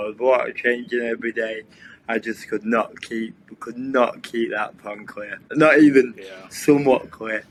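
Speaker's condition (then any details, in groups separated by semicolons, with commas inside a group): Cerebral palsy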